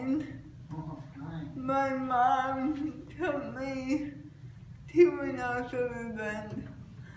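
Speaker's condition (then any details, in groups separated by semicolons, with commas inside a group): Cerebral palsy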